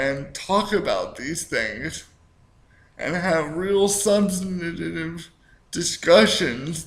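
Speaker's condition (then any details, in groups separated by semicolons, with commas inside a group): Cerebral palsy; speaks slower at times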